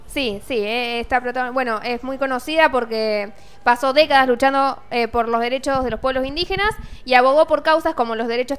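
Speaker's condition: No condition

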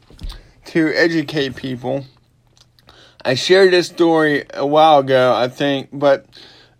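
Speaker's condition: Cerebral palsy; affects arms and legs, walks with limp, since childhood, 39 years with condition; drives a car; slurred speech

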